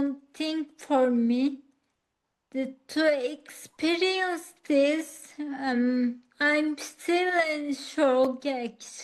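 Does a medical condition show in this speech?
Yes: acquired ataxia; lithium toxicity, cerebellar damage; about 3 years since onset, walks, falls when tired, head tremor; lost speech at onset, speech therapy, still slow but understandable.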